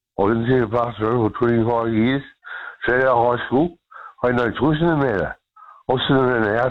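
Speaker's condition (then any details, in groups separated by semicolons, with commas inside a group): Hypoxic brain injury; also called traumatic, about 4 years ago, poor recent memory; about 4 years since injury; speech hard for listeners to understand, apologizes for his talking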